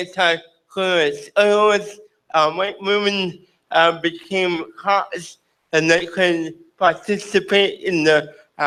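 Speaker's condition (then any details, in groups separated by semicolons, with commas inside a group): Cerebral palsy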